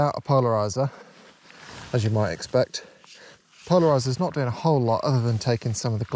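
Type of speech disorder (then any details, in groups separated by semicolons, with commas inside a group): None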